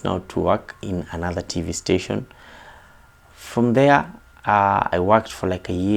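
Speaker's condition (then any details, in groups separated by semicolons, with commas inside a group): No condition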